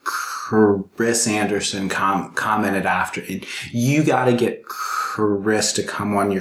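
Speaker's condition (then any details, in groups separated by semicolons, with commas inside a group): Stuttering; severe stuttering, therapy at Purdue speech clinic started 12 years ago, four Toastmasters clubs; still stutters terribly severely; repeated sounds, prolonged sounds, blocks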